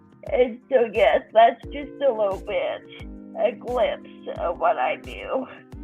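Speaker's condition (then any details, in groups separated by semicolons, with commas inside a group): Cerebral palsy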